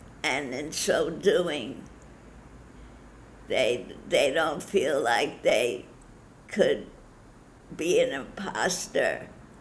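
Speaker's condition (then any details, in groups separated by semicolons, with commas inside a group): Parkinson's disease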